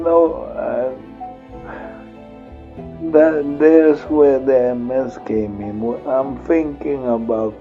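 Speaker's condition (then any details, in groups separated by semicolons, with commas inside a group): Multiple sclerosis; progressive form; slowly worsening nerve and muscle function, onset around 37, no medication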